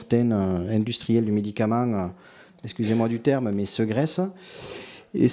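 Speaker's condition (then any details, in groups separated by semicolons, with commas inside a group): No condition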